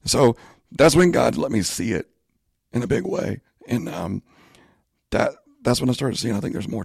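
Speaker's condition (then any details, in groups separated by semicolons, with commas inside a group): Spasmodic dysphonia; band crowns off for medical year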